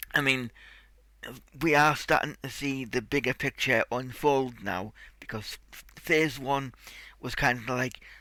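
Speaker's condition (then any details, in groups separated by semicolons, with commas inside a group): Cerebral palsy; tight muscles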